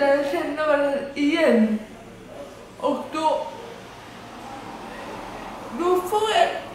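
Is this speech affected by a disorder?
Yes: dyskinetic cerebral palsy; dyskinetic form, severe; mild speech difficulties, sometimes interfere with talking.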